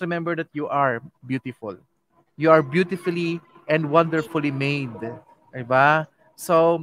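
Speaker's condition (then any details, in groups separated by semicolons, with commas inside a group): No condition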